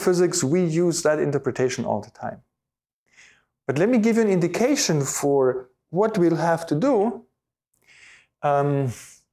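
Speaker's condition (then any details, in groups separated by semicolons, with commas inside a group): No condition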